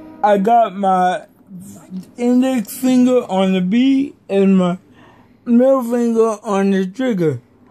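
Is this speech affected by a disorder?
Yes: cerebral palsy; may be hard to understand.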